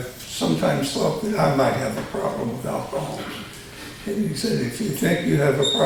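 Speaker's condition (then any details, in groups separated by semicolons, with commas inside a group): Tongue cancer surgery; three malignant tongue tumors removed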